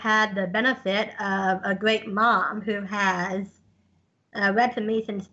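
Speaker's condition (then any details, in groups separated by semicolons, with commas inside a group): Down syndrome; congenital, present from birth, significant congenital heart condition, successful heart transplant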